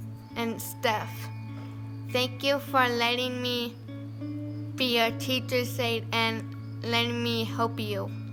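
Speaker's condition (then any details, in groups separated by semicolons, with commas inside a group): Cerebral palsy; affects muscles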